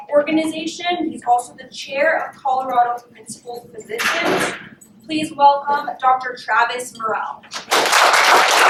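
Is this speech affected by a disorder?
No.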